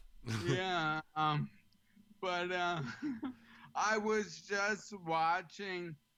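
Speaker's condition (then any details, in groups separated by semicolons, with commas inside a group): ALS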